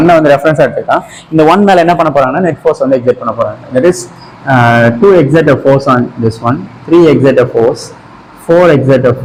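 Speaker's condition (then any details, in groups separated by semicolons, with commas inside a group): No condition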